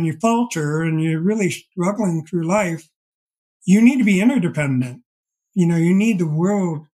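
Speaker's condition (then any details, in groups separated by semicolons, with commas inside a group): Deafblindness; progressive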